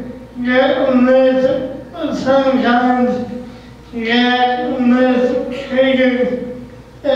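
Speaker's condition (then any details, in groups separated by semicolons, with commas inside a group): Cerebral palsy; can be difficult to understand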